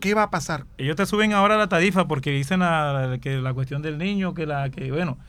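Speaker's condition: No condition

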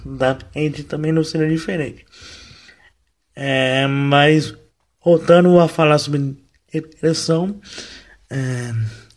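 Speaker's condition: Cerebral palsy, mild; wheelchair user

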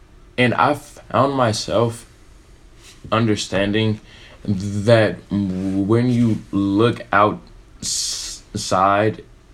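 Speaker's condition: Stutter; stutter since childhood, really bad when growing up; peers laughed and asked why speaks this way; blocks

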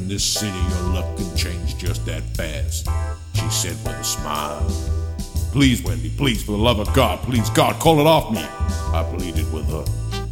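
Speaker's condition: No condition

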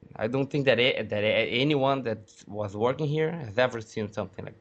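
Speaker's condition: No condition

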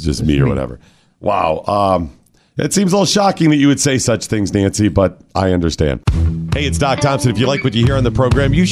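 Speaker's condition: No condition

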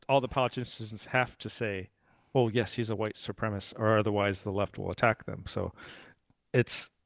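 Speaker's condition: No condition

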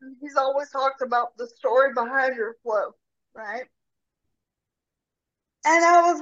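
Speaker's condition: Cerebral palsy; severe rotator cuff tear

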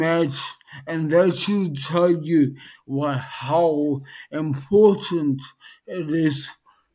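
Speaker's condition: Dysarthria post-stroke; initially unable to communicate by text or voice, often not understood, now more understandable

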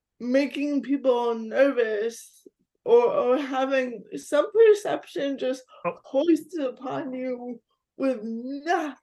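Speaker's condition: Cerebral palsy; physical disability

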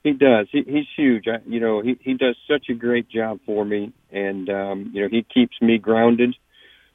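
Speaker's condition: No condition

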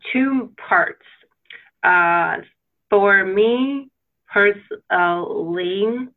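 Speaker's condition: Aphasia after stroke; aphasia from stroke 4 years ago; could not talk at all first week, talking restored by therapist Jennifer Kurtz

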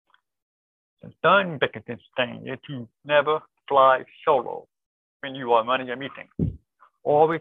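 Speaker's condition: Deafness; born deaf, cochlear implant

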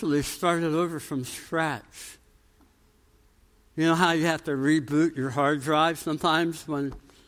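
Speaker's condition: Tongue cancer, jaw reconstruction

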